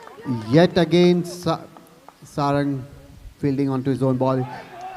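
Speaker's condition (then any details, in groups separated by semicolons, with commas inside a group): No condition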